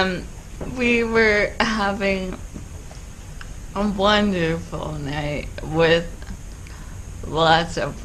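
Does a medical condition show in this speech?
Yes: ALS; no ventilator needed yet.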